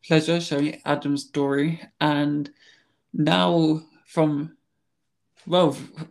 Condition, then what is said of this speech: Stuttering. It's not that I'm nervous or I just can't say my words right sometimes.